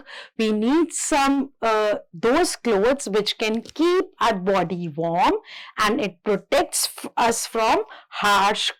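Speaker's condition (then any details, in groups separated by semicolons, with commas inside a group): No condition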